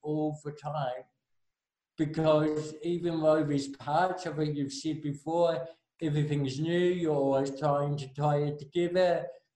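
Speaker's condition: Cerebral palsy; nerve messages hit speed bumps

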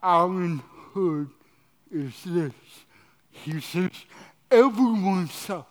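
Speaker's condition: Cerebral palsy

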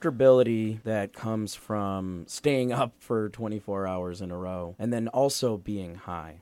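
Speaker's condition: No condition

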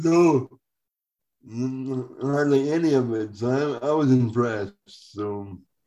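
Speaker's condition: Cerebral palsy; cerebral palsy since birth

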